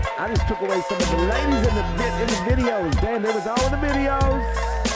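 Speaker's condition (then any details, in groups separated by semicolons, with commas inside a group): No condition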